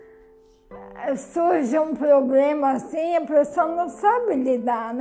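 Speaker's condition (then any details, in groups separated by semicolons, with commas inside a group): Amyotrophic lateral sclerosis; onset with left hand weakness; lost leg strength, right hand, all movement within months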